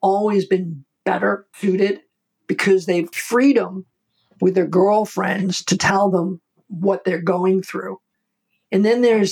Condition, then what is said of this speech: Aphasia. You can hear the aphasia creeping in.